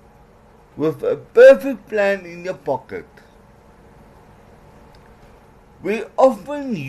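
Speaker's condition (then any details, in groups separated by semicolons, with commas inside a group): Cerebral palsy; legs affected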